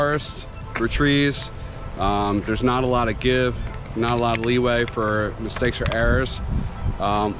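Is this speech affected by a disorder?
No.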